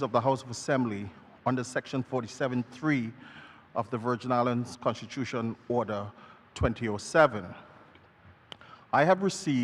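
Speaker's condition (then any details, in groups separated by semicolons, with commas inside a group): No condition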